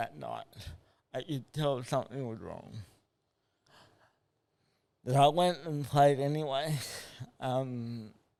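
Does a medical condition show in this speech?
Yes: cerebral palsy; from birth, no breathing for 37 minutes after birth.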